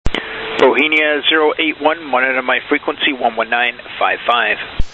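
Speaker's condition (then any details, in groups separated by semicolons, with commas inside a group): No condition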